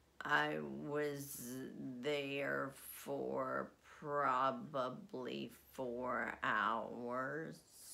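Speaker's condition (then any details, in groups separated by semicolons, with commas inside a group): Essential tremor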